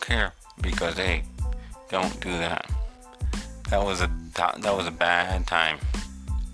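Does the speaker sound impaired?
Yes: cerebral palsy; pre-op sedatives.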